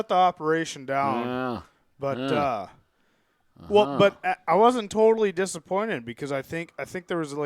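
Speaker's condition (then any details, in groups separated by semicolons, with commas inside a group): No condition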